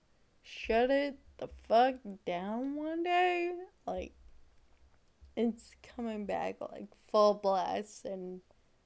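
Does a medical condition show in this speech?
Yes: Friedreich's ataxia; wheelchair user.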